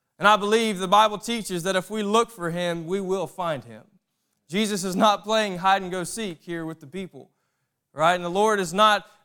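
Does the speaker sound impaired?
No.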